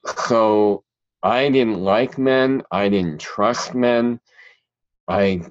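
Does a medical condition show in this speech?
Yes: cleft palate; present since childhood.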